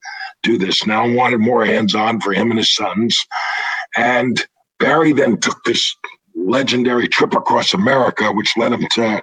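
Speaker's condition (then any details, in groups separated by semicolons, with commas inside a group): Throat cancer, vocal cords removed; partial voice box created by Steve Zeitels in Boston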